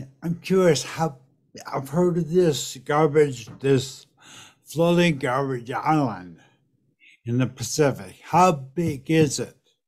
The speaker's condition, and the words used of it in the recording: Stroke. That was more life changing than my being a witch for 13 years and a speech deficit.